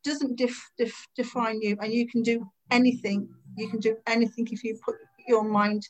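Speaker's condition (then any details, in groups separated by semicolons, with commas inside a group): Stammer; very bad in 20s, eased around age 42 or 43, speech therapy around age 20; age 57, member of online group Stand Up to Stammering, formerly British Stammering Association; stammer cannot be hidden, hardly stammers when calm, stammers when anxious, avoided talking in 20s; repeated sounds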